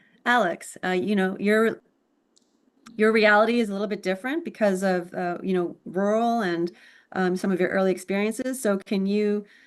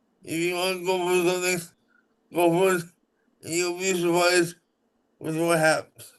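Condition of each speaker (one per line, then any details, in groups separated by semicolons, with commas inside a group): No condition
Cerebral palsy; wheelchair user; audible speech impairment, variable days, sometimes not understood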